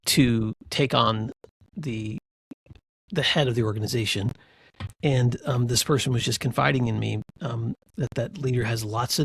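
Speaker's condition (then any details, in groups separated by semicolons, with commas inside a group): No condition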